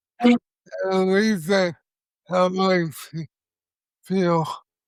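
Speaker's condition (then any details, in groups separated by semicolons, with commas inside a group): Cerebral palsy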